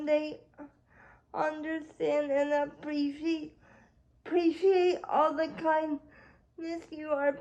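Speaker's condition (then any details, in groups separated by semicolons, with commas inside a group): Cerebral palsy; spastic quadriplegia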